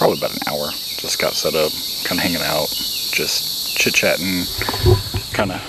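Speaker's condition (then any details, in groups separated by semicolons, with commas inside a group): No condition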